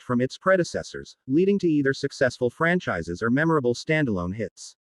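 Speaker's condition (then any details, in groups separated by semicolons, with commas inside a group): No condition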